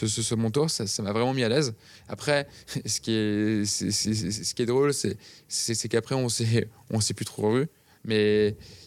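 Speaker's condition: Stuttering; severe blocking until end of high school and start of preparatory classes; ongoing stutter, still a challenge; formerly unable to say two words in a row, now frequent word repetitions and fillers; repeated sounds, repeated words

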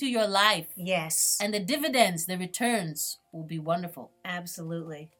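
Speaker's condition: No condition

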